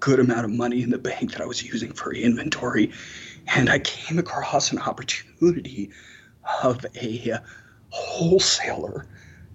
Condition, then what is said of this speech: Spasmodic dysphonia. It's basically whenever you speak, your vocal cords break open. So it sounds really breathy on certain syllables.